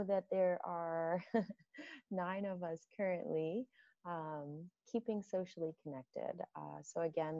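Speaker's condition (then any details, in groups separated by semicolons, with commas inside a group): No condition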